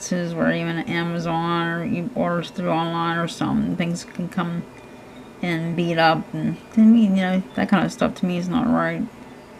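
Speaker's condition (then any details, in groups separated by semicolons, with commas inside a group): Cerebral palsy; hands affected, shaking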